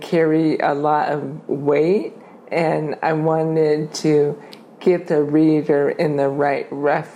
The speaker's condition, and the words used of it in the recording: ALS (motor neuron disease). So talking with half your tongue behind your back.